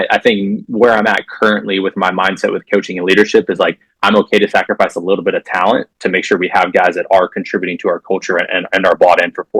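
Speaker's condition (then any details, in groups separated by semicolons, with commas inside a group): No condition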